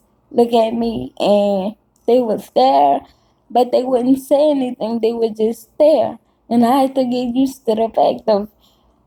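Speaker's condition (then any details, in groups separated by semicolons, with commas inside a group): Cerebral palsy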